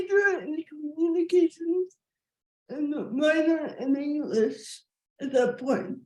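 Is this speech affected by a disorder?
Yes: cerebral palsy.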